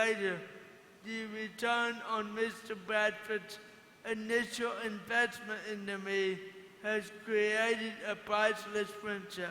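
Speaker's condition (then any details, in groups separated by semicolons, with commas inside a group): Cerebral palsy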